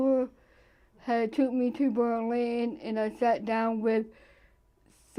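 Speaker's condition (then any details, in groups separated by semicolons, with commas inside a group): Cerebral palsy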